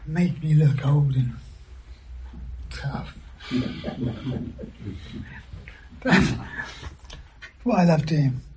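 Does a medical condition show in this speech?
Yes: throat cancer surgery, vocal injections; cancerous neck tumour, operations at Guy's, radiotherapy, one vocal cord half paralysed, deaf one ear, BAHA hearing aid; years after treatment, three vocal cord injections, swallow disorder, chokes on food; whispered after surgery, two or three words per breath, injections now allow full sentences.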